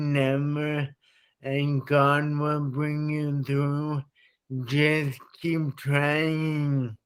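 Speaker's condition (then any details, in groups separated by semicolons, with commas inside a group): Traumatic brain injury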